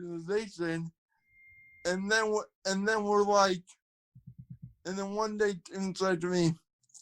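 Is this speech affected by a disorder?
Yes: cerebral palsy, spastic quadriplegia; virtually no arm or leg movement.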